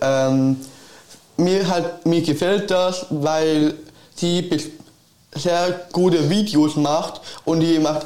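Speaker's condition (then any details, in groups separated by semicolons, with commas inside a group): Down syndrome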